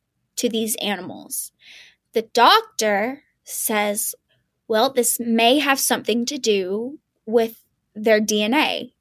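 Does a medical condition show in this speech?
No.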